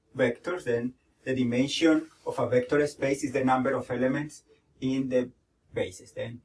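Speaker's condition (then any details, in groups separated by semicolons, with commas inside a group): No condition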